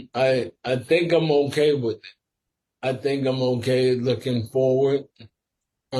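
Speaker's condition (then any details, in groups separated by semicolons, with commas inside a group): Sporadic ALS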